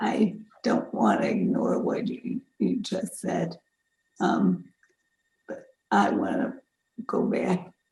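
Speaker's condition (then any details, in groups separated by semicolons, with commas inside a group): Multiple sclerosis; cannot use hands or legs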